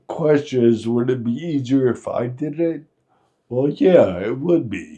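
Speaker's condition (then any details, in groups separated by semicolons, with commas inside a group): Friedreich's ataxia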